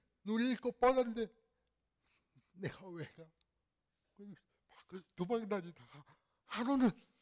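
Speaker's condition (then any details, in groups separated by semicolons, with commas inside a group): Cerebral palsy; diagnosed around age one, fairly severe in childhood; speech disability, speaks very slowly, hard to follow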